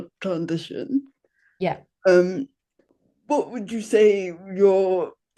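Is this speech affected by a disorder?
Yes: cerebral palsy.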